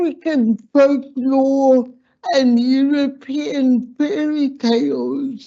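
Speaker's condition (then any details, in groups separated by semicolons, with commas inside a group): Slurred speech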